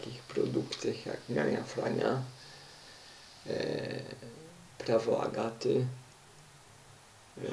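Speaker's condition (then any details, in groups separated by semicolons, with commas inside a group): Cerebral palsy; uses wheelchair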